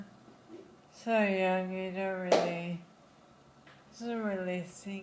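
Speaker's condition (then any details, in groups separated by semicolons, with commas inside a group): Friedreich's ataxia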